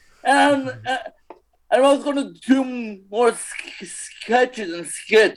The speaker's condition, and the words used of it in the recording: Stuttering. If I speak in a louder voice and a little robotic, I sound like this.